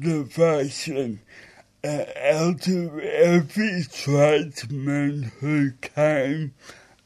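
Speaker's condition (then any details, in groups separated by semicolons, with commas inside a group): Stroke with aphasia; talks funny, a bit of aphasia, thinking fine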